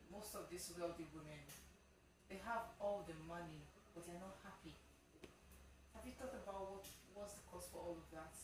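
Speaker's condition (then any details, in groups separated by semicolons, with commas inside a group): No condition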